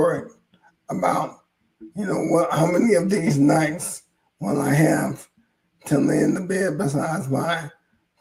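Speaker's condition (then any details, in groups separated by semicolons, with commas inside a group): ALS; hoarse voice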